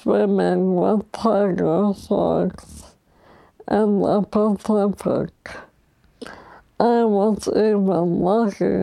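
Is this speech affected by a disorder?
Yes: ALS; progressive, diagnosed at age 29, motorized wheelchair, almost fully paralyzed, can no longer type after fall; harder to understand, slow sentence production, mute when hurt, losing voice.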